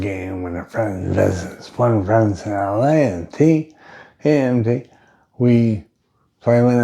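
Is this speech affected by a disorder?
Yes: brain injury.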